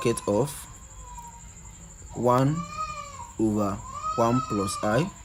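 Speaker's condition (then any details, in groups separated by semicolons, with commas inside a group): No condition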